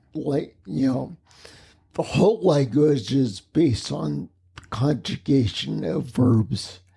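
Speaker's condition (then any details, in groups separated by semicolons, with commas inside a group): Spinocerebellar ataxia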